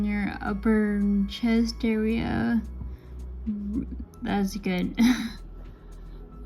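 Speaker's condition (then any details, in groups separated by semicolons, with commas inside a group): Friedreich's ataxia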